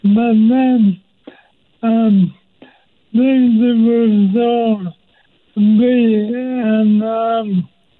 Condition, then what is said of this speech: ALS (motor neuron disease). Um, and just recently, he's really not able to speak much.